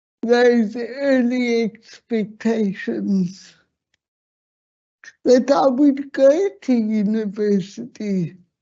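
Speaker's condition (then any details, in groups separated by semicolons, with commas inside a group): Slurred speech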